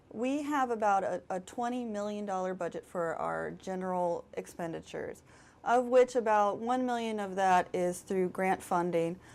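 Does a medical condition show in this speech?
No.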